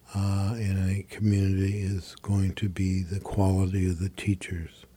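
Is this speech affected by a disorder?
Yes: Parkinson's disease; developing over about 5 years, now age 70; more noticeable over last year, especially last 6 months.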